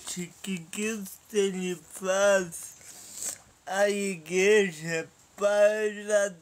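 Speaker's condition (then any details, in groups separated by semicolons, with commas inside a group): Paralysis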